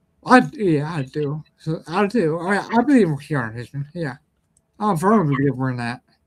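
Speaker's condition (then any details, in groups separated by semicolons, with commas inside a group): Ataxia; genetic, from birth; speech impediment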